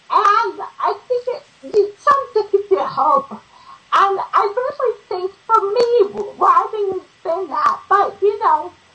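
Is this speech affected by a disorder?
Yes: ataxia; ataxia after brainstem malformation bled, brain hemorrhage and surgery, onset age 36 with facial tingling, numbness; about 5 years since onset, shakes when attempting tasks, still practices standing daily, writing physically challenging; lost speech and swallowing after hemorrhage, relearned both through speech therapy, memory and cognition intact.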